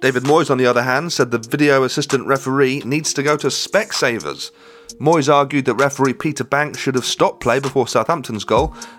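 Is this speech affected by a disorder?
No.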